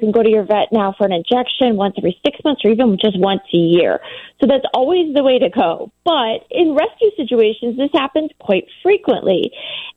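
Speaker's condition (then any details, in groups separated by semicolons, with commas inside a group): No condition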